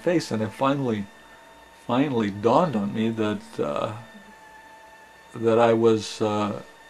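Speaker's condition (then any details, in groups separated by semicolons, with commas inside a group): No condition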